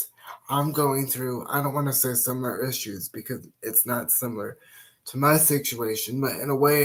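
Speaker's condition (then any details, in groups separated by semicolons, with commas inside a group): Cerebral palsy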